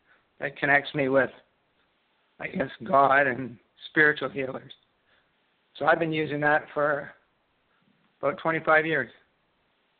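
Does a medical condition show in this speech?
Yes: Parkinson's disease; left index finger tremor, diagnosed 4 years later by Ontario neurologist, then left hand weakness, dexterity loss; most symptoms persist, shuffling walk, freezing about 2 years, no medication, healing mantra, daily walks.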